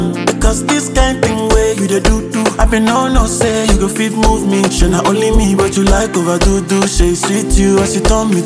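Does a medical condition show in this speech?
No.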